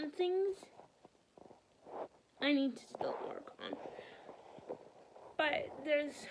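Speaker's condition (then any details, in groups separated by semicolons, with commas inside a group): Cerebral palsy, spastic quadriplegic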